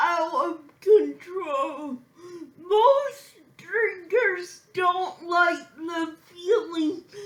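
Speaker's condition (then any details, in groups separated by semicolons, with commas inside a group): Physical speech impairment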